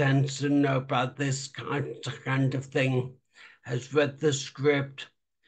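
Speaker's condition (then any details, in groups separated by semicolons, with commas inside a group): Traumatic brain injury; early tracheostomy, no speech, later virtually unintelligible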